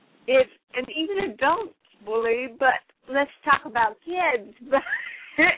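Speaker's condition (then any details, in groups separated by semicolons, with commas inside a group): Cerebral palsy; since birth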